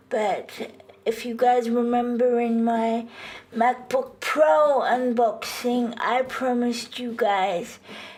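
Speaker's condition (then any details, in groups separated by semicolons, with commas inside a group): Cerebral palsy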